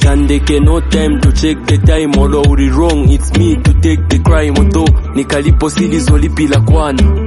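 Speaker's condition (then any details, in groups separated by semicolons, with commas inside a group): No condition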